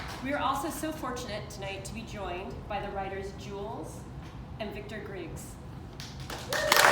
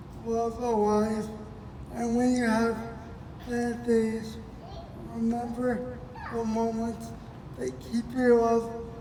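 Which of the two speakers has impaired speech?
The second: cerebral palsy.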